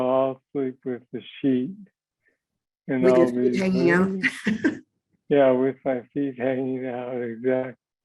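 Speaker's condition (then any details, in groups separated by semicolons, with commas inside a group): Parkinson's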